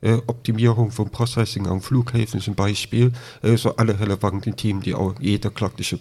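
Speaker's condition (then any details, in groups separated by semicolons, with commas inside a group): Deafness with cochlear implant, congenital deafness; hardly spoke before implant, 3-4 years relearning speech and hearing, raised orally, no sign language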